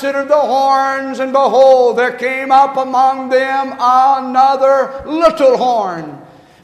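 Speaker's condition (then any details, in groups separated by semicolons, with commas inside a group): No condition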